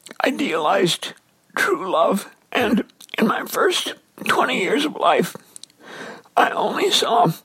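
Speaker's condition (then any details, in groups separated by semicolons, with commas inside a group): Dysphonia; raspy, sometimes squeaky, strained voice, lost ability to sing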